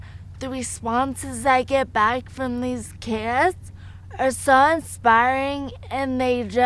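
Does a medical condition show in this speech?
Yes: ecstasy overdose injury; caused by ecstasy overdose; slow speech.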